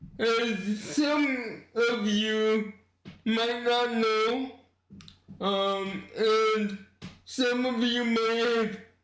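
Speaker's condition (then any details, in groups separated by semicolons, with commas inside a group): Cerebral palsy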